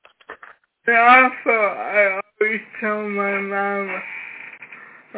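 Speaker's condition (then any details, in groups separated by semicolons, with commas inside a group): Cerebral palsy; severe cerebral palsy from birth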